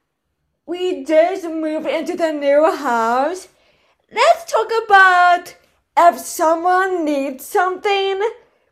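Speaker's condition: Cerebral palsy, right side

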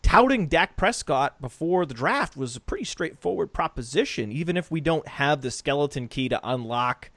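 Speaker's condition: No condition

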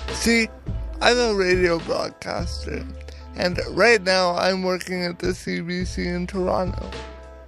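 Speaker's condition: Cerebral palsy; needs daily personal support, help getting up every morning

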